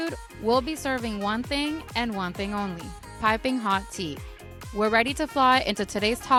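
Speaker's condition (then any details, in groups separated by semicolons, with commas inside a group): No condition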